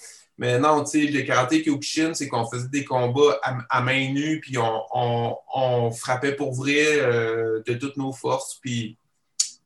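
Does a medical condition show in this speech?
Yes: stuttering; genetic and neurological; stutters in daily life, partial control keeps spontaneity, full control would need changed voice; here repeated sounds, prolonged sounds.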